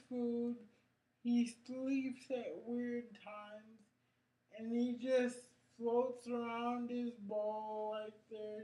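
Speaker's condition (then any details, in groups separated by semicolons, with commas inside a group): Cerebral palsy; brain injury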